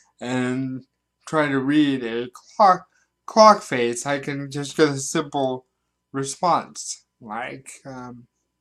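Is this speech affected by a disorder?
Yes: cerebral palsy.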